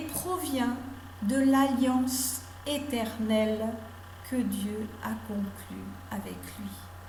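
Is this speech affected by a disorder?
No.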